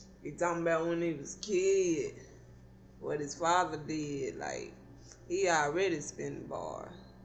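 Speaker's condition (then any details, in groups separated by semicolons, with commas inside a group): Cerebral palsy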